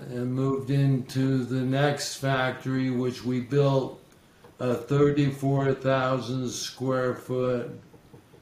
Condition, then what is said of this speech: ALS (motor neuron disease). If it's a little bit slurred, that's fine.